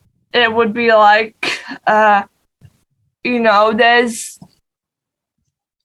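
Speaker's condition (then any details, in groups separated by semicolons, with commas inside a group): Cerebral palsy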